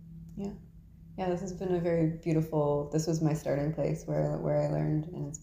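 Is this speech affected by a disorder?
No.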